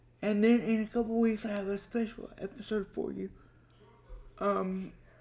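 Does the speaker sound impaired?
Yes: spastic quadriplegic cerebral palsy; uses wheelchair for everything, unable to walk, diagnosed at young age; adult, asks for help with some tasks; breathes on own without any support, eats and feeds self.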